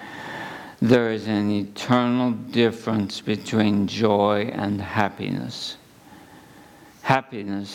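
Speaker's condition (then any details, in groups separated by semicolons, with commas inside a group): ALS; at least a couple of months since diagnosis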